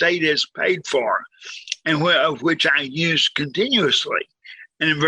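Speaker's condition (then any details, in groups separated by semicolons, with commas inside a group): Cerebral palsy, severe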